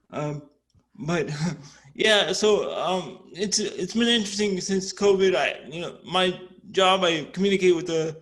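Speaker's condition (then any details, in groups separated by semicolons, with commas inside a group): Cerebral palsy; dexterity issue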